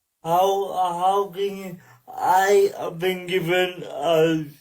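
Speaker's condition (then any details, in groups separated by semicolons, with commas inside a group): Cerebral palsy; from birth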